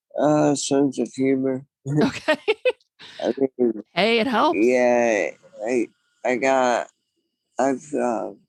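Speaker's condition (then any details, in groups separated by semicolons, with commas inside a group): Traumatic brain injury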